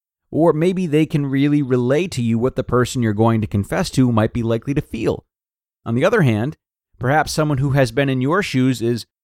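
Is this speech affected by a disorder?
No.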